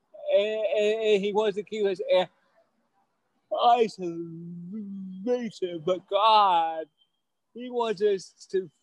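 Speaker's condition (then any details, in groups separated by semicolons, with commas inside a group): Stuttering; stutter since at least college years, once severe, stuttered every word of first talk at OU campus ministry; stutters less than in earlier years; milder now, still stutters; repeated sounds, prolonged sounds, blocks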